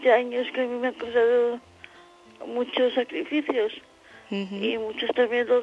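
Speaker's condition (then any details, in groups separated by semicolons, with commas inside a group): Cerebral palsy; infantile onset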